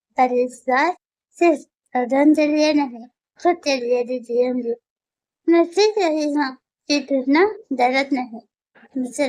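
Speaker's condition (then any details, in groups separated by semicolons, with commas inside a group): Muscular dystrophy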